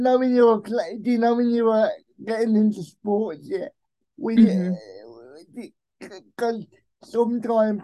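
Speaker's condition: Cerebral palsy; can get rambly when nervous

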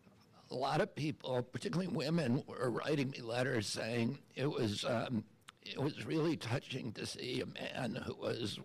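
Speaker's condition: Spasmodic dysphonia; sudden onset at age 42, titanium bridge placed between vocal cords by surgery in Japan; rough shaky voice mistaken for crying, before surgery tight vocal cords blocked air, voice often failed completely

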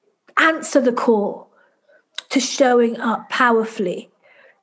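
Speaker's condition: No condition

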